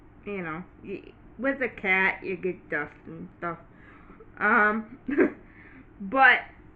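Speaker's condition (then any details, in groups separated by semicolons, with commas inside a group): Cerebral palsy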